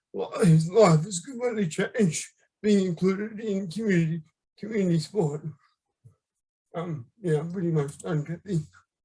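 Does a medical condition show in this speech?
Yes: left hemiplegia; left-sided.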